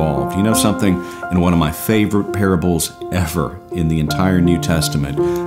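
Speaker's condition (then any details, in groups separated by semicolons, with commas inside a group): No condition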